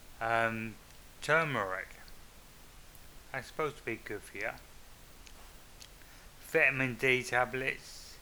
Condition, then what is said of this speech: Multiple sclerosis. I apologise in advance if I'm starting to slur my words, because as part of MS, as you